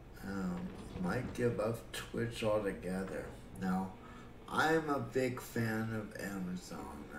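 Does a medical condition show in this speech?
Yes: cerebral palsy; affects muscle coordination.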